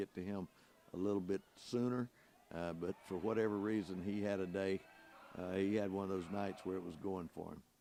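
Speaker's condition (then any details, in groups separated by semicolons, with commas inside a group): No condition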